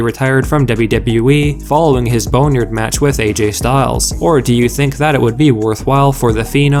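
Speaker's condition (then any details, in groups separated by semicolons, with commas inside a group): No condition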